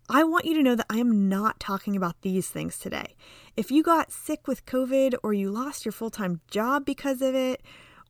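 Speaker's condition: No condition

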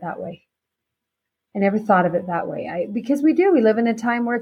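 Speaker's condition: No condition

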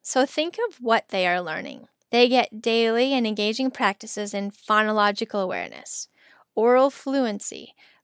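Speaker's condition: No condition

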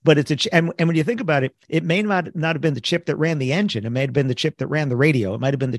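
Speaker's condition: No condition

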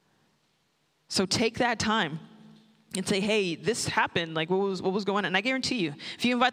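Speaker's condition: No condition

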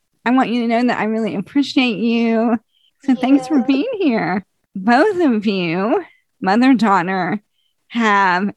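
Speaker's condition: ALS; feeding tube not yet used

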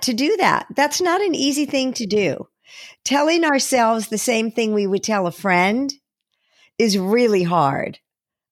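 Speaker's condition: No condition

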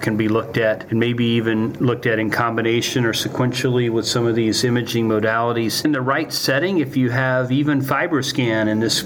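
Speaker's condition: No condition

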